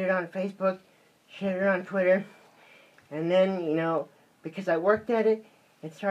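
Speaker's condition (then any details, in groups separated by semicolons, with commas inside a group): Cerebral palsy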